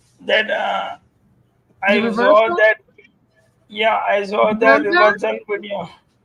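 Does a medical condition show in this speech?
Yes: motor neuron disease.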